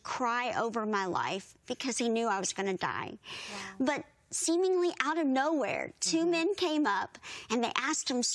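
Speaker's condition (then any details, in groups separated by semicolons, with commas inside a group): Bilateral cleft lip and palate, severe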